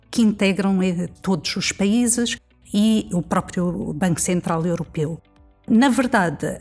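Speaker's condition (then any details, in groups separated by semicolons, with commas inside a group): No condition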